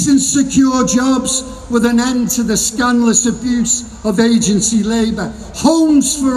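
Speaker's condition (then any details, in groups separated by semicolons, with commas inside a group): No condition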